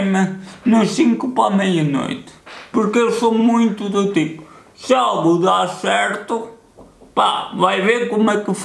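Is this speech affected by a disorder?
Yes: cerebral palsy.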